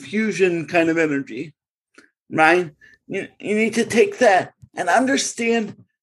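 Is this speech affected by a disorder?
Yes: cerebral palsy; segregated schooling.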